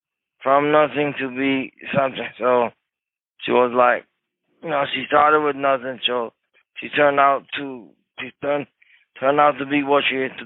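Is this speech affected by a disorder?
Yes: cerebral palsy; affects legs only, rest of body unaffected by own account, wheelchair user.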